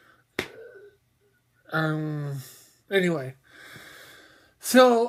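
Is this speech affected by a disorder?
Yes: mobius syndrome.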